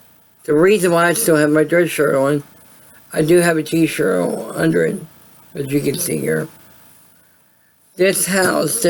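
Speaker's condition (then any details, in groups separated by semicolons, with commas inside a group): Cerebral palsy; voice sound affected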